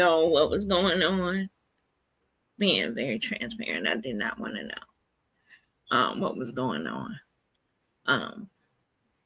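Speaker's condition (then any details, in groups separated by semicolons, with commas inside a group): Cerebral palsy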